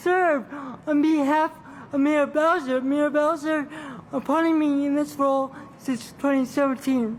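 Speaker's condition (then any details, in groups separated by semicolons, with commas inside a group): Cerebral palsy; from birth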